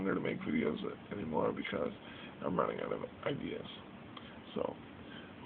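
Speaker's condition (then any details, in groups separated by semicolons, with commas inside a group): Cerebral palsy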